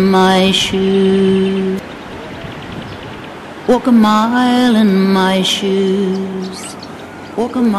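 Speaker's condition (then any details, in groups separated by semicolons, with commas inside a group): No condition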